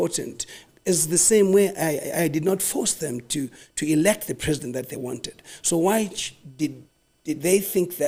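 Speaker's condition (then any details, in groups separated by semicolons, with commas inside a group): No condition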